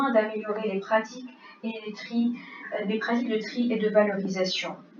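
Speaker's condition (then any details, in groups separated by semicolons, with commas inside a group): No condition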